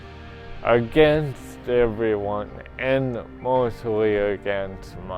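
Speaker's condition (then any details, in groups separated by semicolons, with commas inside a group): Cerebral palsy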